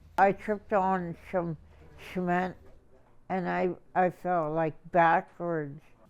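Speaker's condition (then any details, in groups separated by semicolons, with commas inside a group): Cerebral palsy; present from birth, left hand paralysis, walker for balance; walks with walker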